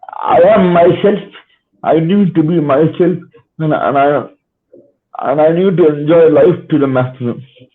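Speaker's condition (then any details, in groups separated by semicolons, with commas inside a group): Cerebral palsy; spastic type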